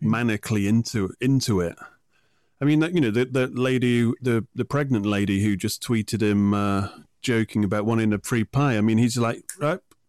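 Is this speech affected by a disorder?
No.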